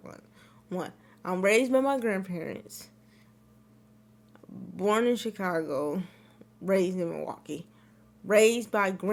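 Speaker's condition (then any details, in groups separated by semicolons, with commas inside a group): Cerebral palsy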